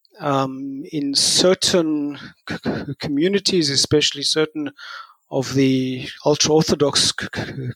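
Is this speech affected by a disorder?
Yes: stuttering; formerly avoided speaking, great difficulty communicating during army years; works on stuttering through acceptance, awareness and mindfulness, tries to speak despite fear; initial sound repetitions, word repetitions, frequent um fillers; here blocks.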